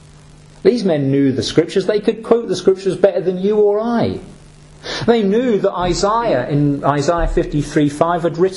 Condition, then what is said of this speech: None; typical speech.